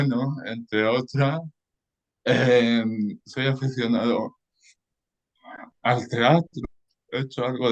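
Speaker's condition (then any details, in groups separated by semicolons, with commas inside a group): Cerebral palsy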